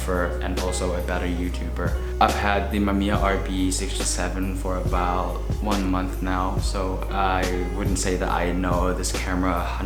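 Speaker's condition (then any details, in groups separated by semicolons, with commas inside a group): No condition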